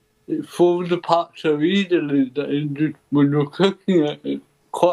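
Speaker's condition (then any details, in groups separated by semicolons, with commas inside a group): Cerebral palsy; ataxic type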